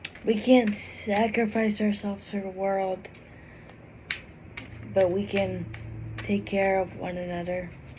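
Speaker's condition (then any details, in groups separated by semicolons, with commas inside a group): Cerebral palsy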